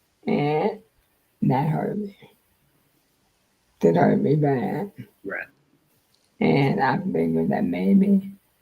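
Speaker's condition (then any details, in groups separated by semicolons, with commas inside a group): Multiple sclerosis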